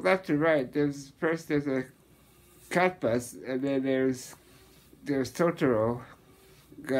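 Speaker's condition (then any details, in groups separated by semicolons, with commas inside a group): Muscular dystrophy, Duchenne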